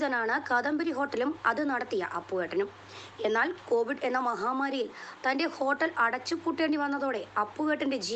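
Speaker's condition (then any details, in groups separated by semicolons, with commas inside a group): No condition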